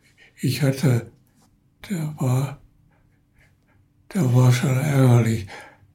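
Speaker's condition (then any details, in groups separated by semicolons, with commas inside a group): Parkinson's disease; progressive Parkinson's disease, arm tremor, finger cramping, arm dislocated in car accident with ongoing pain; could not speak properly during earlier sudden spinning vertigo episode, caller noticed voice, ambulance called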